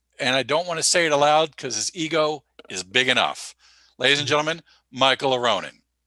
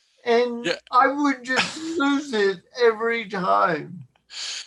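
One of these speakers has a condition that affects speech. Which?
The second: cerebral palsy.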